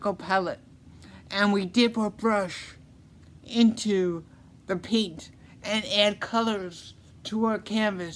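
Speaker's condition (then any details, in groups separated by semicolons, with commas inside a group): Cerebral palsy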